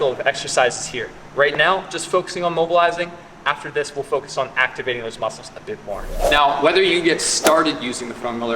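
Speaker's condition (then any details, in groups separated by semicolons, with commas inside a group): No condition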